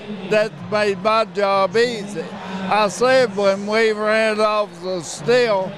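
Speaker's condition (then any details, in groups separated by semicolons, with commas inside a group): ALS; ALS (Lou Gehrig's disease), diagnosed earlier this year; very minor stages per doctor, still able to get around and do usual things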